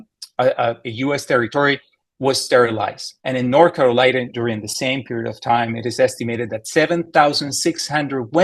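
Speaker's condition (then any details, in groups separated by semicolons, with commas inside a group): No condition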